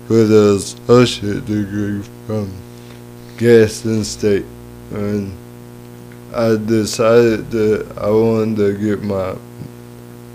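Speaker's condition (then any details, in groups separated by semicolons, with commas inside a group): Cerebral palsy; lifelong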